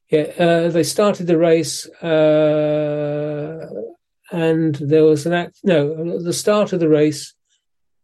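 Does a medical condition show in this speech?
Yes: Parkinson's disease; physiotherapy, exercise training with physiotherapist after moving back to UK.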